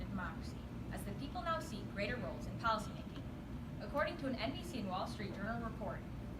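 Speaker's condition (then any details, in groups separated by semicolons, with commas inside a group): No condition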